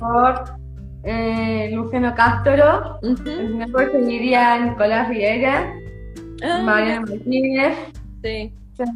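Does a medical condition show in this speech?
Yes: Down syndrome; from birth.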